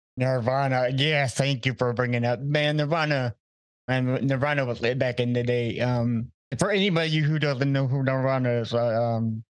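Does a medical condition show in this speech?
Yes: cerebral palsy; very mild cerebral palsy, walks with a walker, no power chair needed.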